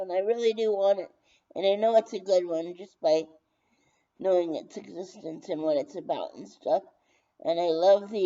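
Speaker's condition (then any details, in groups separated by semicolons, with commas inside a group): Brain injury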